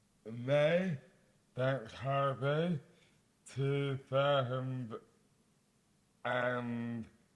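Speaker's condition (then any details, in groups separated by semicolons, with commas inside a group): Dystonia; mouth impairment affects speech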